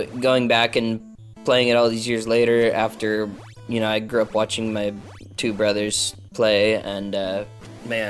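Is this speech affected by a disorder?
No.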